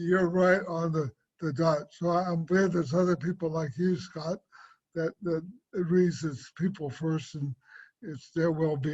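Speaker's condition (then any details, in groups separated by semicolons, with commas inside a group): Cerebral palsy; affects speech and swallowing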